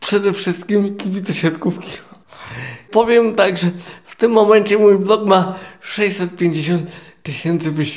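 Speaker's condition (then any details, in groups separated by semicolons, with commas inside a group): Cerebral palsy, quadriplegic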